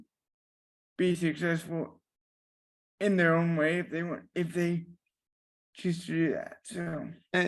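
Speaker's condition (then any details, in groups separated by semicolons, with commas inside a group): Cerebral palsy; quadriplegia, all four limbs, from birth, brain oxygen loss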